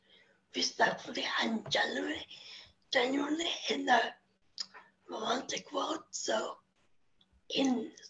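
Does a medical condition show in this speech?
Yes: spastic quadriplegic cerebral palsy; needs help with most physical tasks, agency carers assist getting up and going to bed.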